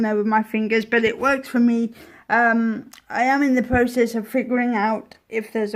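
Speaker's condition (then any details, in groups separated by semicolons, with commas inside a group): Cerebral palsy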